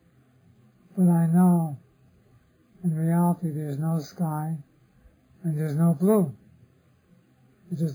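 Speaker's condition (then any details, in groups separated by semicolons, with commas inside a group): Parkinson's disease; others offer remedies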